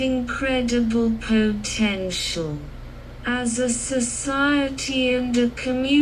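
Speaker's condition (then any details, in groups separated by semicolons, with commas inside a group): Cerebral palsy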